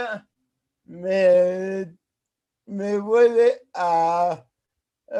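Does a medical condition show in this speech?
Yes: cerebral palsy.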